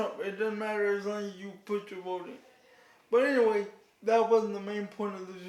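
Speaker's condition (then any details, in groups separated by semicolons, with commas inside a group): Cerebral palsy; declined offered surgery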